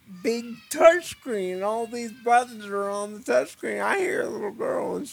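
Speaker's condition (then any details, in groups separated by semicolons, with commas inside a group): Cerebral palsy; trouble focusing eyes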